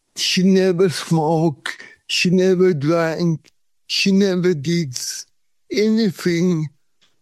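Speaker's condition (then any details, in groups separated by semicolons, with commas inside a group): Cerebral palsy; muscle cramps and pain from shaking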